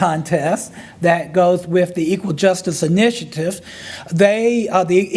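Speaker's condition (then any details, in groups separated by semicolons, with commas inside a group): No condition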